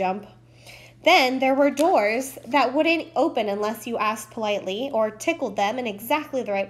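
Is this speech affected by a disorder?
No.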